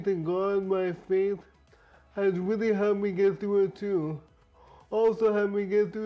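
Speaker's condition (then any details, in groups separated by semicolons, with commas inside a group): Brain injury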